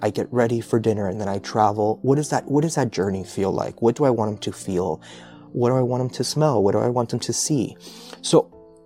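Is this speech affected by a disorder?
No.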